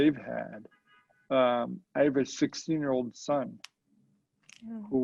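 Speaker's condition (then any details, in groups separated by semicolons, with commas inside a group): Cerebral palsy; very mild form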